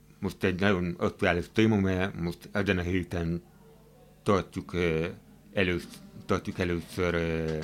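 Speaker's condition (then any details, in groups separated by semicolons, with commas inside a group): Hearing impairment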